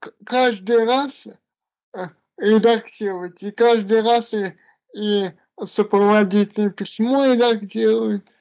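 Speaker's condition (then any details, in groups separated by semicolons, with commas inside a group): Cerebral palsy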